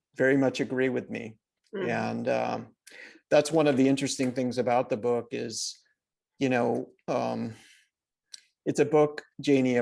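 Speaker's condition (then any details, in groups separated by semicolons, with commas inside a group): No condition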